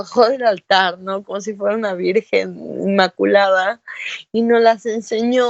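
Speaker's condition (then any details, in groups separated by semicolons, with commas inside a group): Cerebral palsy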